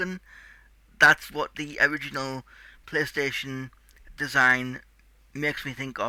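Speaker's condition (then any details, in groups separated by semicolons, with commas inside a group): Cerebral palsy; tight muscles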